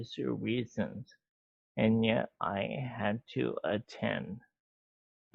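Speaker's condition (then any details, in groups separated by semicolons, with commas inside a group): MND; ALS; diagnosed many years ago, unusually slow course; slower speech, speech impediment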